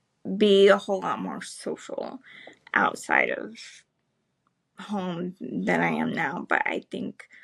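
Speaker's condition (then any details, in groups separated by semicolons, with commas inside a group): Cerebral palsy; spastic legs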